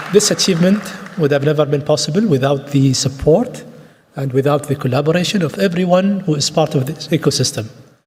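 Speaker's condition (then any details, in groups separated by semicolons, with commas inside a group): No condition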